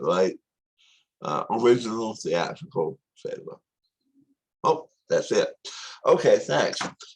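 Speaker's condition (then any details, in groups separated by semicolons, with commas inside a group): Tongue cancer surgery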